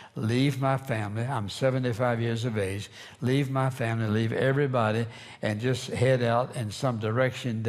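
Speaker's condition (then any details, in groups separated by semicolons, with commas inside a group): No condition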